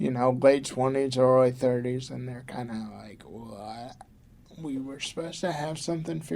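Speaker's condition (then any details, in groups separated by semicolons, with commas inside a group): Cerebral palsy; from birth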